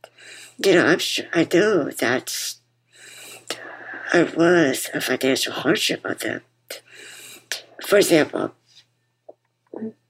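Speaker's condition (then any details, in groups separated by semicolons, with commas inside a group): Muscular dystrophy; wheelchair user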